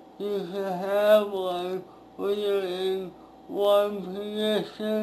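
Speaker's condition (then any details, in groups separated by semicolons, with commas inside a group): Speech impairment after birth surgery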